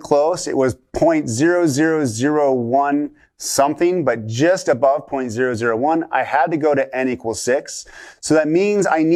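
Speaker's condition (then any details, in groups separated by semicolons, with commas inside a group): No condition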